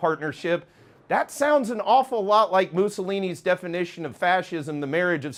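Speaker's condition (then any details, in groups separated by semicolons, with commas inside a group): No condition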